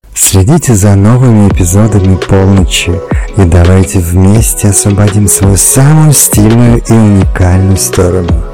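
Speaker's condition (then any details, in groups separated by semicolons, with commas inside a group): No condition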